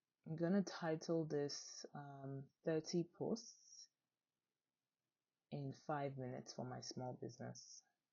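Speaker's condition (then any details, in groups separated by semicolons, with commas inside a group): No condition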